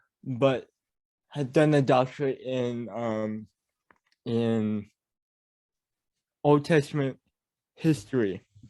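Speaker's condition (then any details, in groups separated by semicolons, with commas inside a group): Cerebral palsy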